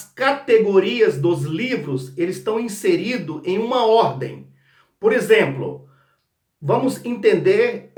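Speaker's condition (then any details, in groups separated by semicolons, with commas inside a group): No condition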